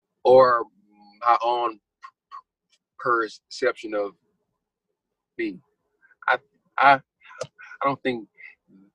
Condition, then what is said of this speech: Stuttering. And so, hey, I'll stutter as long as I want.